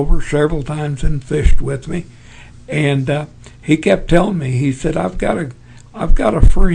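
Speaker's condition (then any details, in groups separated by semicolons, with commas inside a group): Parkinson's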